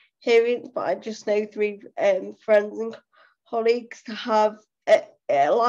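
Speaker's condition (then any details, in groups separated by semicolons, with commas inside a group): Cerebral palsy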